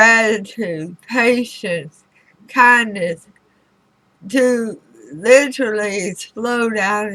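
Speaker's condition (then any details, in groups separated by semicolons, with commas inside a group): Throat cancer radiation damage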